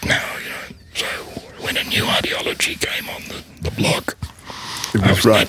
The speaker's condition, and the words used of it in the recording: Laryngectomy. So I was speaking then really as well or as badly as I'm speaking now.